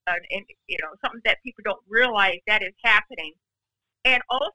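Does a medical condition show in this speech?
Yes: profound deafness; profound hearing loss, uses hearing aid, communicates in sign language; video relay service (VRS) interpreter on phone, hearing aid connected via Bluetooth for calls; speaks for herself in own voice via voice carryover, interpreter signs host's words.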